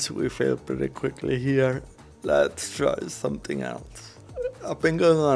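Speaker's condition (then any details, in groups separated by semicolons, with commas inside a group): Cerebral palsy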